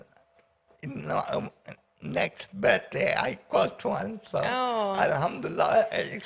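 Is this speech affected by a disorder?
Yes: paraplegia with essential tremor; chronic, with essential tremor; about 20 years since diagnosis, progressed beyond walking aid.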